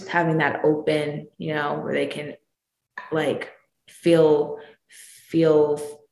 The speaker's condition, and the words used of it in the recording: Stuttering. So I will pseudo stutter, which is where I'm basically mimicking my own stutter.